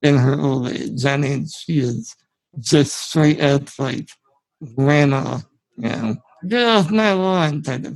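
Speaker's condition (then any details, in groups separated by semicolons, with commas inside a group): Spinal muscular atrophy; genetic, from birth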